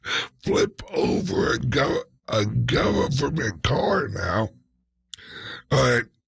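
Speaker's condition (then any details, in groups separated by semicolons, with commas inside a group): Speech impediment, mild; slight speech impediment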